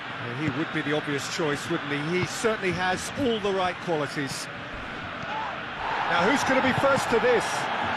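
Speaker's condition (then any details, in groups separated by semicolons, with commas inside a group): No condition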